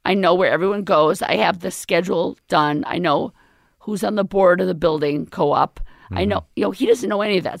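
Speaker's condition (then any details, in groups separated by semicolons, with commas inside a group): Vocal fold paralysis, left vocal cord; permanent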